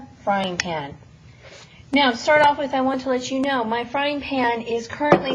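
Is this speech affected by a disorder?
No.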